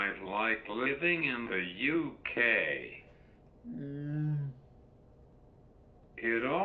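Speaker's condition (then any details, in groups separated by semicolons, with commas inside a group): Cerebral palsy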